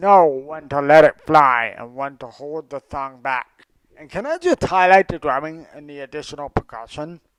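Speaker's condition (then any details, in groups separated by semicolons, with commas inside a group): Cerebral palsy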